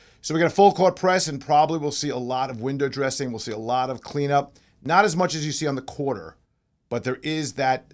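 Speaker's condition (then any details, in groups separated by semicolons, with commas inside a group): No condition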